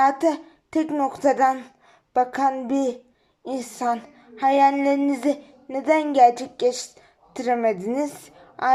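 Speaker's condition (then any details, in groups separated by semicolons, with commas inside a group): Cerebral palsy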